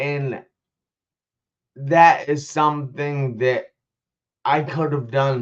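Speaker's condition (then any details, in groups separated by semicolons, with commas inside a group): Traumatic brain injury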